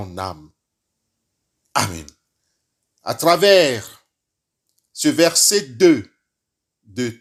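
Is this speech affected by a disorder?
No.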